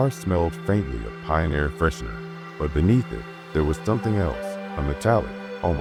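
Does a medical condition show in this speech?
No.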